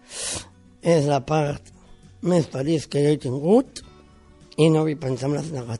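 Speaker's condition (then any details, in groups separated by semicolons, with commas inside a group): Down syndrome; congenital, born with it, extra chromosome, age 45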